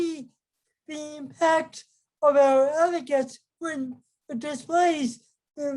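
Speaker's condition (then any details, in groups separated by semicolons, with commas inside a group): Cerebral palsy; from birth, affects movement; affects ability to speak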